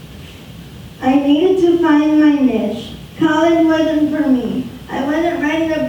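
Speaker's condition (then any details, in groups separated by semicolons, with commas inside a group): Spastic quadriplegic cerebral palsy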